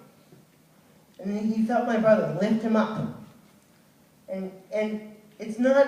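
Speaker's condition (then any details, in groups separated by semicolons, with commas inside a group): Cerebral palsy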